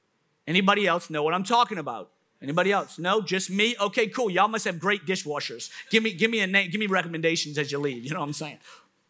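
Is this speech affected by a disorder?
No.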